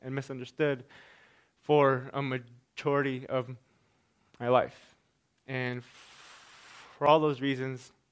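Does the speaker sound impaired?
Yes: stuttering; severe lifelong stutter for past 25 years, since early childhood; still stutters; unpredictable difficulty saying simplest sounds, slow speech, slower tongue; here blocks.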